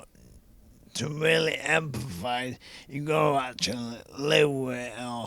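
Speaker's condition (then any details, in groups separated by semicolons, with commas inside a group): ALS; young onset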